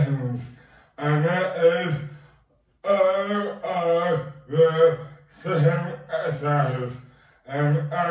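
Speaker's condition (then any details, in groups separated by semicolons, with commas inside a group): Dystonia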